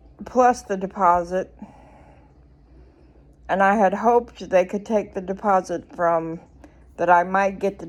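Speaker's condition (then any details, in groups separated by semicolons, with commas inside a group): Cerebral palsy; speech noticeably atypical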